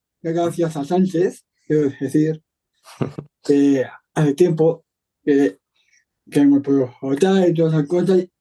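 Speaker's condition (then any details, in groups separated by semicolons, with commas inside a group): Down syndrome; Down syndrome from birth, genetic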